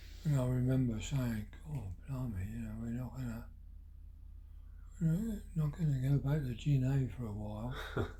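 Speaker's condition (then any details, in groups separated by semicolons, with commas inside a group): Parkinson's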